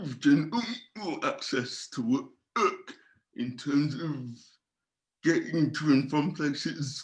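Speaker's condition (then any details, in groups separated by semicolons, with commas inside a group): Cerebral palsy; from birth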